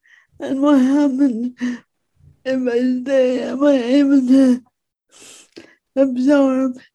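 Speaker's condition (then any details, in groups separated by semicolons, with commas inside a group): Speech impediment; disabled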